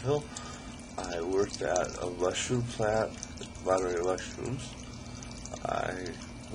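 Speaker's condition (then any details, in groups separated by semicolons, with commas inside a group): ALS; still able to talk, articulate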